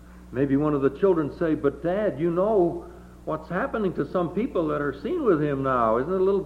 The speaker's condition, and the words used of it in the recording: No condition.